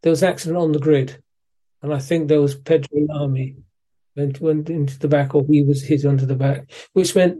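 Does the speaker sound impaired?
Yes: Parkinson's disease; physiotherapy, exercise training with physiotherapist after moving back to UK.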